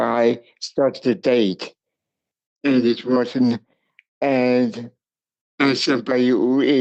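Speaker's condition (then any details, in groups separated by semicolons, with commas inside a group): Cerebral palsy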